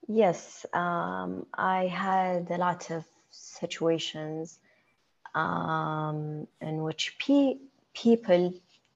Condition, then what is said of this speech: Stuttering. They always thought that I'm just shy and I'm not used to talk or to speak to people.